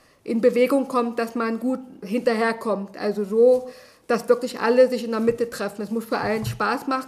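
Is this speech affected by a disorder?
Yes: deafness; German sign language, Ava app on iPhone for captions, interpreters or communication assistant in groups; can speak aloud, salesman doubted deafness because of speaking.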